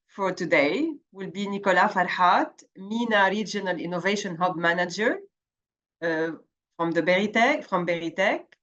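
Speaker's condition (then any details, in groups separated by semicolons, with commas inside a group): No condition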